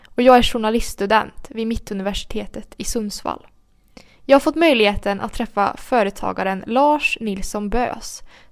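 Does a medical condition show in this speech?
No.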